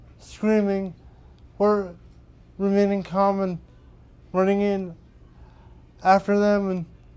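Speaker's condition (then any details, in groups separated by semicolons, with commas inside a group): Cerebral palsy; physically disabled; wheelchair user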